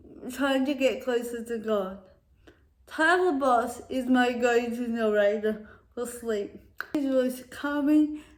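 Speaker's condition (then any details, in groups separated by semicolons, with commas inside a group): Cerebral palsy; affects walking and speech, dribbling, falls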